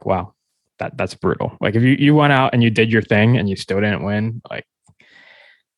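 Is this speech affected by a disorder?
No.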